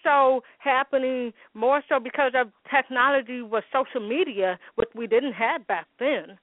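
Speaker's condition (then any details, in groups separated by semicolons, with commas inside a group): Hearing loss with speech impediment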